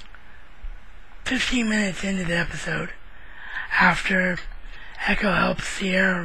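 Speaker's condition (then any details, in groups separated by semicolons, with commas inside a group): Cerebral palsy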